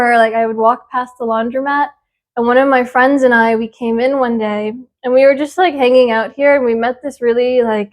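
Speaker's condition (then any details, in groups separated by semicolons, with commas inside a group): No condition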